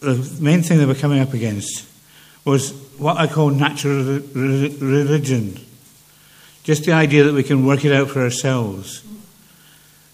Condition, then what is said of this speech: Parkinson's disease. I've learned to manage my speech more carefully.